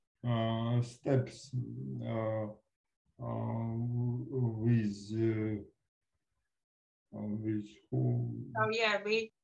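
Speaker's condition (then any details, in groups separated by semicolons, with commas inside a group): Cerebral palsy; from birth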